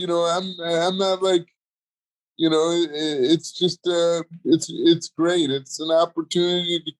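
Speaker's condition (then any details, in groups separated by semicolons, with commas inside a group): Cerebral palsy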